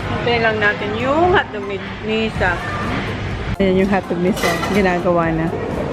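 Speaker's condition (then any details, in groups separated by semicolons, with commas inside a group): No condition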